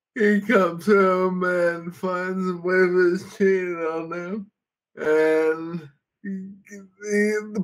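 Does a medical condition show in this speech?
Yes: Friedreich's ataxia.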